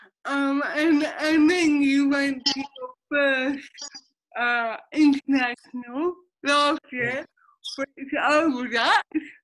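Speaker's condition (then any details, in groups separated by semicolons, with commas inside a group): Cerebral palsy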